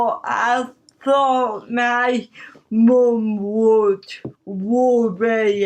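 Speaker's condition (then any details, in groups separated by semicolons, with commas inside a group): Cerebral palsy; talks a bit slower than others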